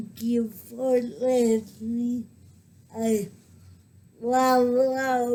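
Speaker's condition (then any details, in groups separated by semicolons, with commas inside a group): Cerebral palsy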